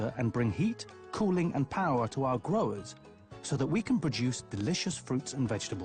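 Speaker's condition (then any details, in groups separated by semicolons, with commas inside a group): No condition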